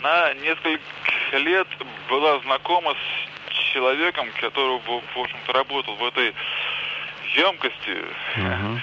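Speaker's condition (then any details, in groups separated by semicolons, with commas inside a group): Stuttering; mild stuttering since childhood; stuttering on live phone call, brief on-air hypnosis session for stutter by Yuri Longo; slight stutter, fluent repeating short phrases under suggestion, says such relief lasts about an hour; repeated sounds, blocks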